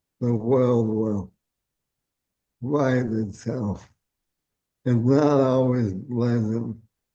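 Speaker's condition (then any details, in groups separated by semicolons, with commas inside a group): ALS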